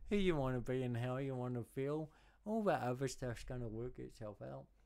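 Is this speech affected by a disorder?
Yes: cerebral palsy.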